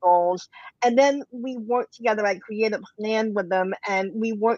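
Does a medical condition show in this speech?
Yes: cleft lip and palate; bilateral, congenital, more than 20 surgeries from age 2 months to late twenties.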